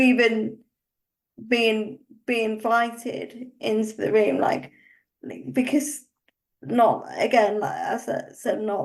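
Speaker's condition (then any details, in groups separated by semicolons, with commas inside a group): Cerebral palsy; uses wheelchair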